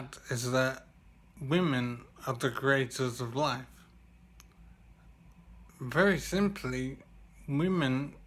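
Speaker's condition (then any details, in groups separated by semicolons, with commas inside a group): Brain injury; severe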